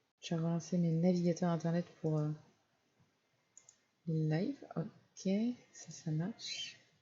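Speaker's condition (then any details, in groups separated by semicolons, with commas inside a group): No condition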